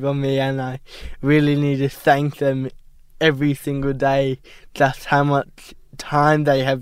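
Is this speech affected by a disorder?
Yes: cerebral palsy; diagnosed at 12 months at Westmead Hospital, ski poles hard to place; at diagnosis told may never walk or talk.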